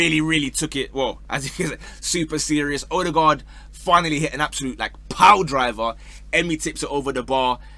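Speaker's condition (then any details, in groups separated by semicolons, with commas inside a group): No condition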